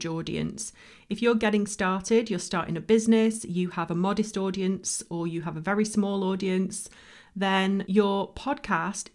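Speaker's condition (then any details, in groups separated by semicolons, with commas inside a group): No condition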